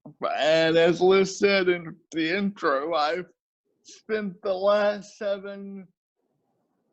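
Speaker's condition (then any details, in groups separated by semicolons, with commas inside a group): Cerebral palsy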